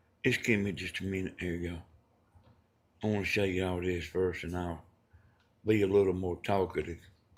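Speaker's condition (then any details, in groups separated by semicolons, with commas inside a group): Brain bleed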